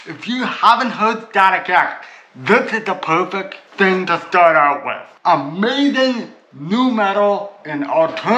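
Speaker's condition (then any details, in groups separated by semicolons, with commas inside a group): Cerebral palsy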